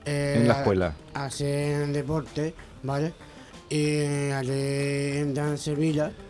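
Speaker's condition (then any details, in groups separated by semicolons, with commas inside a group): Down syndrome; frequent hesitations and fillers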